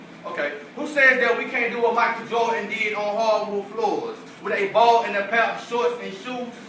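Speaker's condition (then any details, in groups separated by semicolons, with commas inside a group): No condition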